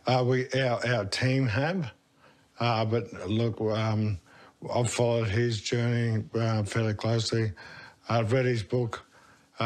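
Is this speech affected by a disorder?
Yes: motor neurone disease.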